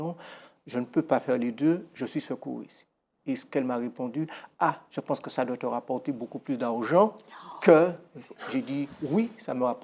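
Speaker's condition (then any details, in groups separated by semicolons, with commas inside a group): No condition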